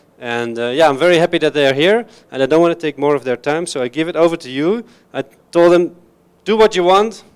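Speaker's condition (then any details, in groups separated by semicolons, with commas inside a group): No condition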